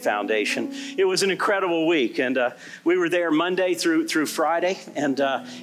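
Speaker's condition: No condition

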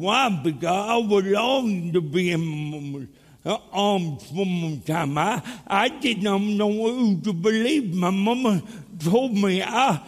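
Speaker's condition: Cerebral palsy; speech impediment

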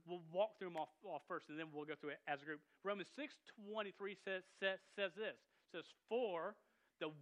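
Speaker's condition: Stuttering; regular youth group unaware of it; repeated sounds, prolonged sounds

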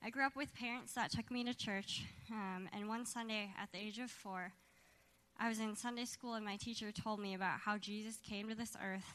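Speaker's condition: Cleft lip and palate

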